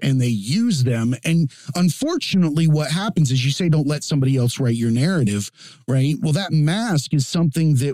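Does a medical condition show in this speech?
No.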